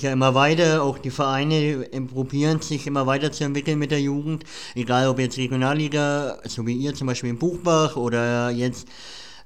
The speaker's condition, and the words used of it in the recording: Cleft palate. Wenn es nach der Norm gehen würde, würde jeder sagen, hör auf mit dem Podcasten, weil man kann das nicht anhören.